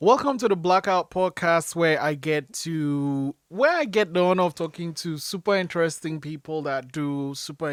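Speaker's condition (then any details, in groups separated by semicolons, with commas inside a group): No condition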